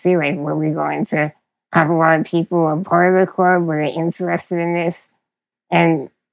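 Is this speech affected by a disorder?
Yes: spinal muscular atrophy; progressive, frequent childhood illness turning into pneumonia, over 100 hospital days in one year; needs help with all physical activities, use of only a couple fingers, power wheelchair, Dragon NaturallySpeaking.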